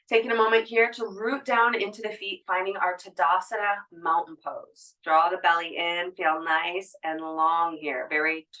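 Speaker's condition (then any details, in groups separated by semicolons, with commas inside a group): No condition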